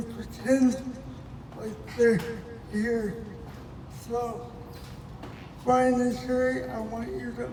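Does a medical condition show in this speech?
Yes: cerebral palsy.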